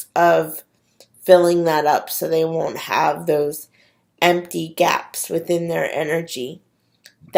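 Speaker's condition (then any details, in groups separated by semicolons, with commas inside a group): Cerebral palsy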